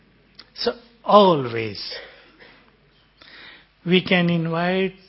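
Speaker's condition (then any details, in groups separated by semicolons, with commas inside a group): No condition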